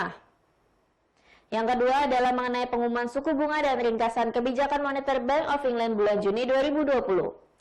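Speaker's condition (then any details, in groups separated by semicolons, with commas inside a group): No condition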